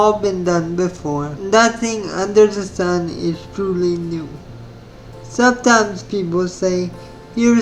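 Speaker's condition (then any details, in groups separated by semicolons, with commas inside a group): Spastic cerebral palsy; spastic form, quadriplegic, hands affected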